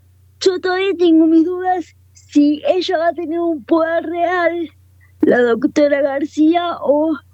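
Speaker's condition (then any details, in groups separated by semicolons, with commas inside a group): Cerebral palsy, quadriparesis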